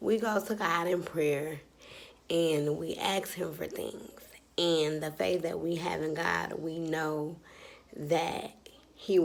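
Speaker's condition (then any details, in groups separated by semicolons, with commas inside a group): Cerebral palsy, spastic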